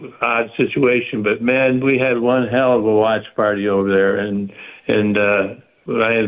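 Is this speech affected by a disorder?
Yes: Parkinson's; stays active.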